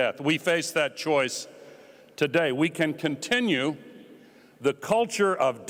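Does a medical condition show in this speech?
No.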